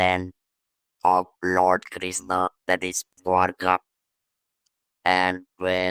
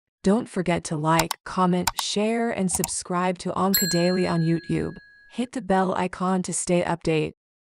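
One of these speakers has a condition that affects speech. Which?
The first: laryngectomy (vocal cords removed) after stage IV vocal cord cancer; distinctly audible unique voice.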